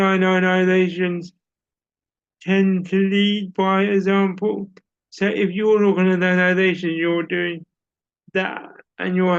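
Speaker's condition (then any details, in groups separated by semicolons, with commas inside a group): Cerebral palsy; uses wheelchair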